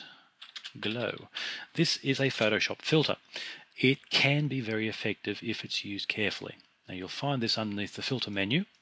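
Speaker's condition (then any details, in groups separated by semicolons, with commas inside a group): No condition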